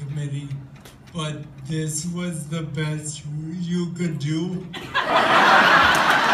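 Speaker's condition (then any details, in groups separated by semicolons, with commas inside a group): ALS; pseudobulbar affect, involuntary crying or laughing; diagnosed about seven months ago, declining over past year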